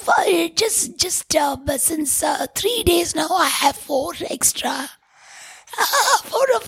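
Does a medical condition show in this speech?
Yes: tracheostomy, vocal cords permanently constricted from smoke inhalation; Carlton Towers fire Bangalore, 12 years ago, multiple failed surgeries; breathes through tracheostomy tube in larynx, tube changed every 4 months permanently; must block tube hole with finger to be audible, former voice lost, voice called unforgettable.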